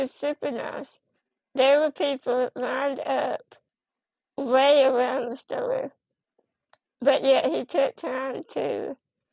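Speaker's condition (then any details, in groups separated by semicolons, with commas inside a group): Spinal muscular atrophy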